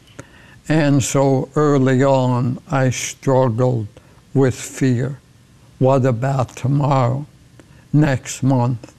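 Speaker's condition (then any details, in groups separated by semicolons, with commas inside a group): ALS; progressive ALS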